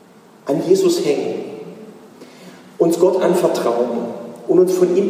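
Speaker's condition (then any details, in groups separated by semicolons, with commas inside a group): No condition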